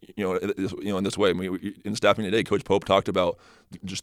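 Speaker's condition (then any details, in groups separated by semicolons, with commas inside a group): Stutter; stutter first noticed in high school, magnified on mission while learning Spanish; trips over words, can't get words out off the cuff, less when prepared, confident; repeated sounds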